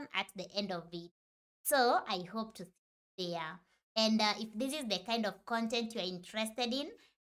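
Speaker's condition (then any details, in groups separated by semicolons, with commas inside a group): No condition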